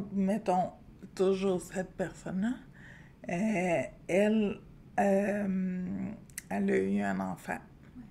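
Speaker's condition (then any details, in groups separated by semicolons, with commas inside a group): Friedreich's ataxia; degenerative neuromuscular disease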